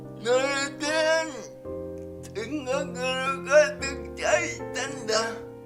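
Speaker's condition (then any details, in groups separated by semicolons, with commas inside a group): Brain lesion disability grade 1, severe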